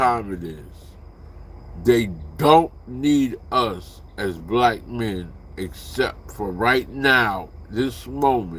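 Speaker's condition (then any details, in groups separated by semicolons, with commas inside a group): Slurred speech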